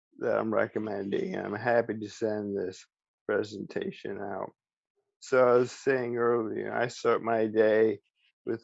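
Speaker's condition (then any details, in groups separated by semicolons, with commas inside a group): ALS; speech still preserved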